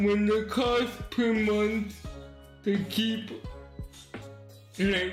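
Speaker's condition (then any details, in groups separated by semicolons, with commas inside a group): Cerebral palsy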